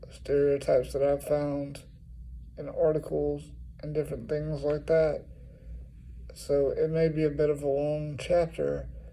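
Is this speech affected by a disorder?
Yes: cerebral palsy; has had speech therapy.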